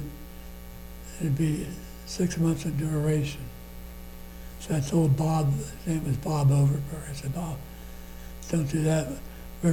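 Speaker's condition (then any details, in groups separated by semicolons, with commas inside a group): Parkinson's disease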